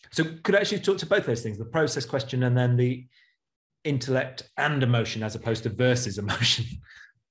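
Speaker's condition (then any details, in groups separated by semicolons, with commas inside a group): No condition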